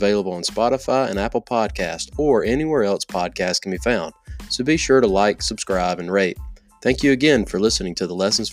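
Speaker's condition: No condition

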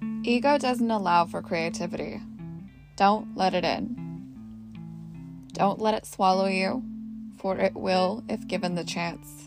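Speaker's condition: No condition

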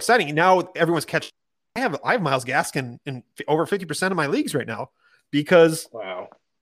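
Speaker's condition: No condition

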